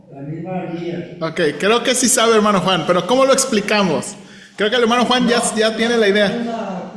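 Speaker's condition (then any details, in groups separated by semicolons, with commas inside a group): No condition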